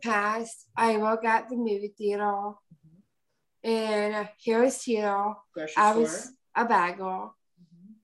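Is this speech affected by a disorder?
Yes: Down syndrome.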